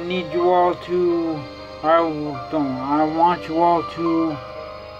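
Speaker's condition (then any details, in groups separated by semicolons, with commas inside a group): Traumatic brain injury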